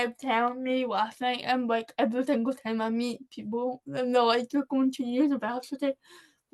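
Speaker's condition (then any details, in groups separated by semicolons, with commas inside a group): Cerebral palsy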